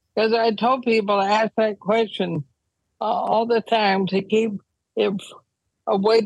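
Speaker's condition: ALS; wheelchair use when traveling

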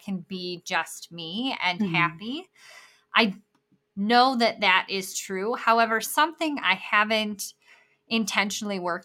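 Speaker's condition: Bilateral cleft lip and palate

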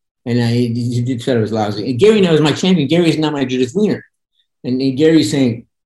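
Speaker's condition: Parkinson's; voice sometimes monotone

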